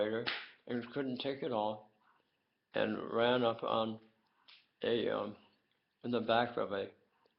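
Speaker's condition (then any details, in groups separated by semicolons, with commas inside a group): Tongue cancer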